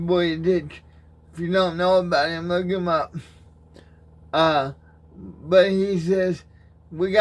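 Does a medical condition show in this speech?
Yes: cerebral palsy.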